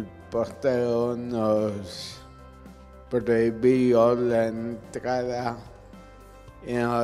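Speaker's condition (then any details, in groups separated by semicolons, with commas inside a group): Cerebral palsy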